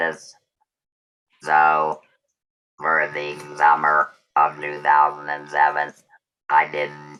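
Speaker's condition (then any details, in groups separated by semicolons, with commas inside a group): Total laryngectomy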